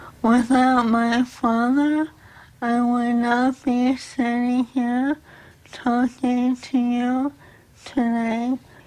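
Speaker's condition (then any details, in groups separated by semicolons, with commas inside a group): ALS; cause attributed to bacterial infection, treated; still able to speak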